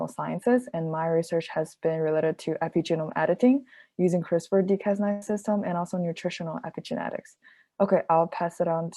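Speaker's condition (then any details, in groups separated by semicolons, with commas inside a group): No condition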